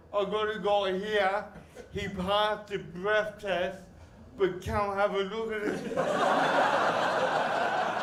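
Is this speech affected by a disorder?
Yes: cerebral palsy.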